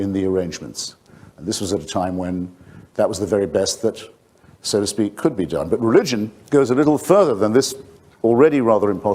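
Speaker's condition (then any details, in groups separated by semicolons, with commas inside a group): No condition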